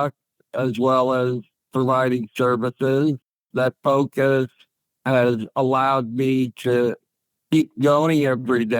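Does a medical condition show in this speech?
Yes: ALS.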